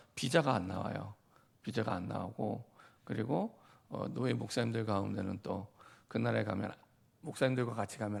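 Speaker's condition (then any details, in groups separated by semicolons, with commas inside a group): No condition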